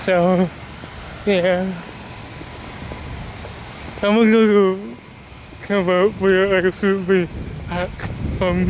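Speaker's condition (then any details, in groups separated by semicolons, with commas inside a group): Cerebral palsy; speech disability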